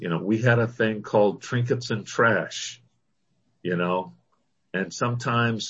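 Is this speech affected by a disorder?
No.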